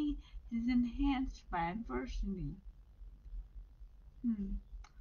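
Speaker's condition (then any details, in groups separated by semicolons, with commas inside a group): Brain injury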